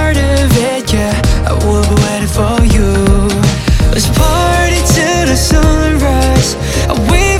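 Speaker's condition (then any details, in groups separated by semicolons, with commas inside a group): No condition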